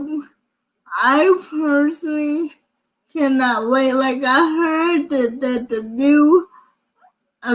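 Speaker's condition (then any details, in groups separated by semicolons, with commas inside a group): Cerebral palsy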